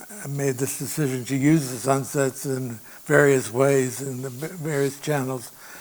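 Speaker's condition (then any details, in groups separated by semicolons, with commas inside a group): Parkinson's disease; reduced nimbleness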